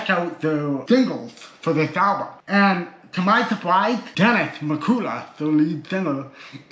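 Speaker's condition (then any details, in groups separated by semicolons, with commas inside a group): Cerebral palsy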